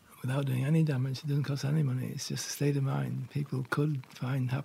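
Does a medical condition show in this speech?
Yes: Parkinson's; diagnosed about 4 years ago.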